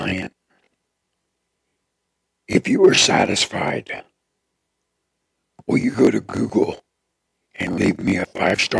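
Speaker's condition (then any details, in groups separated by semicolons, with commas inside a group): Throat cancer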